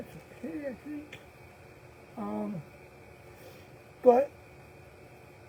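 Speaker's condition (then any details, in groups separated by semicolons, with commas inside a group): Cerebral palsy; present since birth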